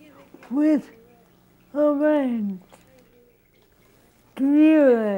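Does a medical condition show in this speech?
Yes: cerebral palsy; from birth, quadriplegic, scoliosis, arthritis; scoliosis since age 15, later arthritis; severe speech impediment, hard to understand.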